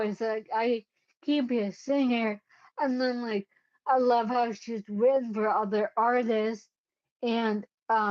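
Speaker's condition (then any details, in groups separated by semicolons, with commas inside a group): Cerebellar ataxia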